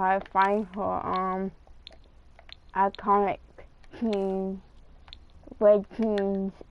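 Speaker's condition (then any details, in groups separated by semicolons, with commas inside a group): Cerebral palsy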